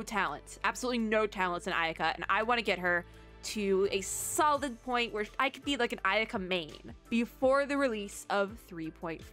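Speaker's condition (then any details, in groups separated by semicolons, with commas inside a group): No condition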